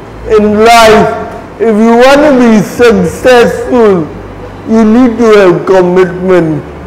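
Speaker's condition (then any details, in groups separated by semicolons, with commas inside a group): Cerebral palsy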